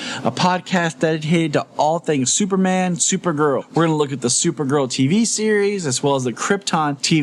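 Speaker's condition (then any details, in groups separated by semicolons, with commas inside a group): No condition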